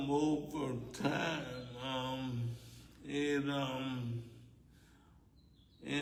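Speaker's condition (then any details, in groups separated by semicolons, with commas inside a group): ALS; bulbar onset, two throat surgeries; diagnosed 5 years ago, progressing, on slowing medication, still walking; raspy voice, slurred delayed speech, speech therapy, swallow evaluations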